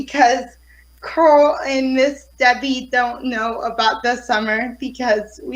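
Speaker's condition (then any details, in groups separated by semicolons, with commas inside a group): Cerebral palsy; affects fine motor skills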